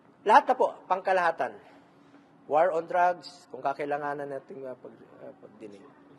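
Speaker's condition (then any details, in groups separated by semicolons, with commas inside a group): No condition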